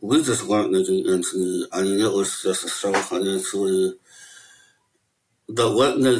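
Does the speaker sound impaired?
Yes: Möbius syndrome; incomplete lip closure.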